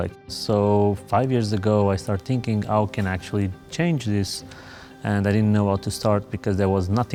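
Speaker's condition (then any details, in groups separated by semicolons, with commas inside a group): No condition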